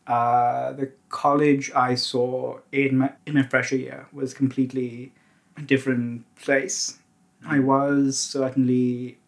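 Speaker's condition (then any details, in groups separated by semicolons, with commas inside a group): Stutter; onset at age 3; repeated sounds, prolonged sounds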